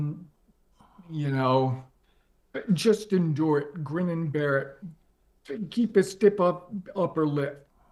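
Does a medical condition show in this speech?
Yes: ALS; progressive, onset leg.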